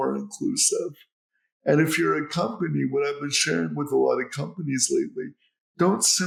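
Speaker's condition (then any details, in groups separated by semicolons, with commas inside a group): Cerebral palsy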